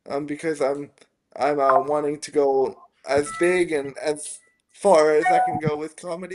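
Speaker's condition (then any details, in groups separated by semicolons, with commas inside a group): Spastic quadriplegic cerebral palsy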